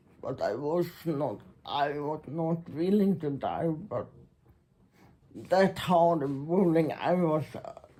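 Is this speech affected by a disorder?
Yes: muscular Parkinson.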